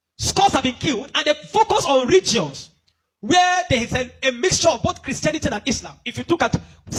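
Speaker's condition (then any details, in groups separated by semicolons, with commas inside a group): No condition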